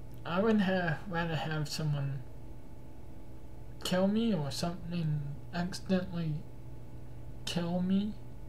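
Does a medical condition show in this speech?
Yes: cerebral palsy.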